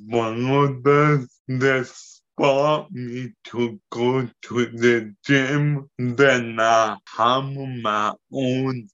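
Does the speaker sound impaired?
Yes: cerebellar and spinal ataxia; degenerative nervous system disease, works with physio; ataxia affects speech, movement, hand movement, daily activities.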